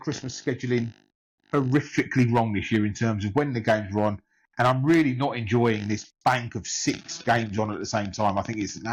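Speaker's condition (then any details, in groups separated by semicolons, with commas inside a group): No condition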